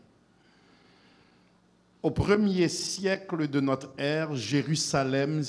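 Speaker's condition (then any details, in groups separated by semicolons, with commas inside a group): No condition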